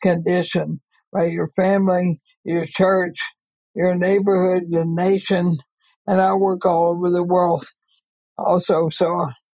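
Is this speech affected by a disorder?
Yes: ALS; gets out of breath easily.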